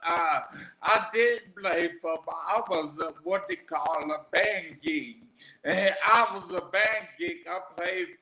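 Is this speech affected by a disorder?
Yes: aphasia after stroke; aphasia after three strokes, onset as young man, wheelchair user; about 13 years since stroke; talks a little different, listeners must work to understand.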